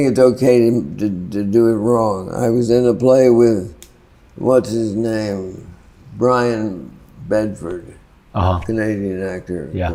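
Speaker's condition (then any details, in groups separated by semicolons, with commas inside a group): Parkinson's; worsening, often debilitating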